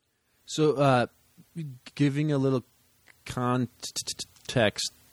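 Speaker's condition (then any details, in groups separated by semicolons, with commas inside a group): Stuttering; stutter since childhood, fluency-focused therapy as child, later acceptance-based therapy, now less of a communication barrier; struggling more lately, tells self to let go of fluency; long blocks, prolonged stutters on single sounds, much blocking at recent wedding; prolonged sounds, blocks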